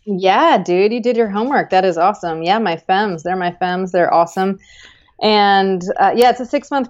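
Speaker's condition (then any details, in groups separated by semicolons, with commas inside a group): No condition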